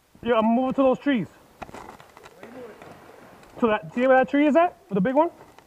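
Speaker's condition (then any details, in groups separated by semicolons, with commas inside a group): No condition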